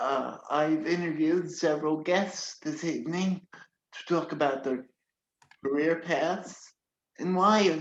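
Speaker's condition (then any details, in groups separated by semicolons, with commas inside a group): Cerebral palsy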